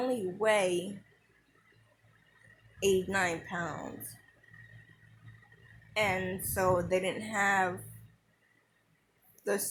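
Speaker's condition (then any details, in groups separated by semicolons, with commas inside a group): Cerebral palsy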